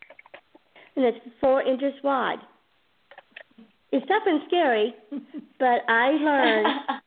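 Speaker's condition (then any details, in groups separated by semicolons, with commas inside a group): Down syndrome; present from birth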